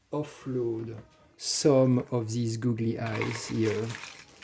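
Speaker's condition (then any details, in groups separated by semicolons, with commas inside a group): No condition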